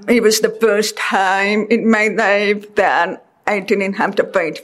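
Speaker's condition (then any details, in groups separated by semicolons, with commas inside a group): Deafness; speech therapy most of life with Mindy Kobomis, learning to talk, hear and pronounce words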